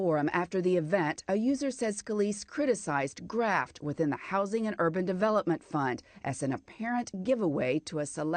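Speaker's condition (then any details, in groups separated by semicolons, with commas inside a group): No condition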